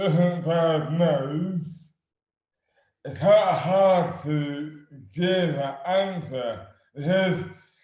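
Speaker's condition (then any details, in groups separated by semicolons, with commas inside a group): Dystonia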